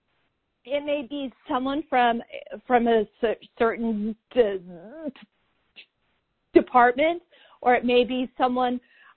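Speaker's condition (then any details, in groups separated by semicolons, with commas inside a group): Stuttering; adult stuttering, present since childhood; still stutters; repeated sounds, repeated words, blocks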